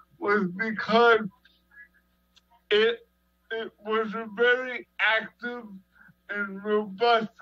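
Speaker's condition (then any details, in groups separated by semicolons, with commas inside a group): Cerebral palsy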